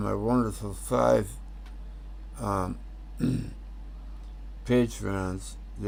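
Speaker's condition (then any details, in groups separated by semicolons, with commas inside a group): Tongue cancer; tongue tumor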